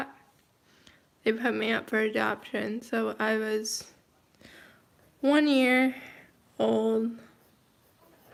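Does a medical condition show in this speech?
Yes: cerebral palsy, mild.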